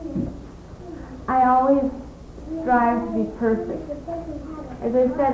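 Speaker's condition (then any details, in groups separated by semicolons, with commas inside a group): Cerebral palsy; speaks fluently with few pauses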